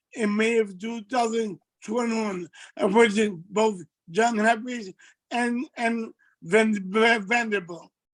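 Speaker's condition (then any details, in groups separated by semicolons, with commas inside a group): Multiple system atrophy; speech affected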